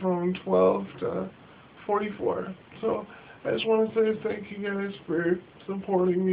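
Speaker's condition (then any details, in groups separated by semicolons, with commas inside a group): Cerebral palsy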